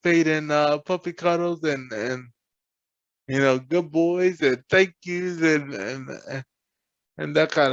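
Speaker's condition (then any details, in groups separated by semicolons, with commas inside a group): Cerebral palsy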